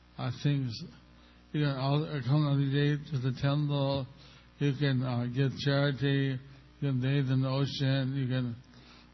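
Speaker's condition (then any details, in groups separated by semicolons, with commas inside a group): Stroke with facial paralysis; speeds up when excited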